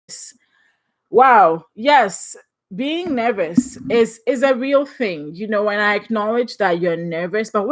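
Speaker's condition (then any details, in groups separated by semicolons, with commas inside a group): No condition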